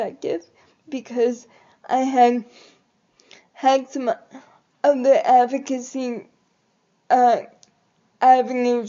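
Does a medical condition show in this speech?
Yes: cerebral palsy; able to articulate and speak.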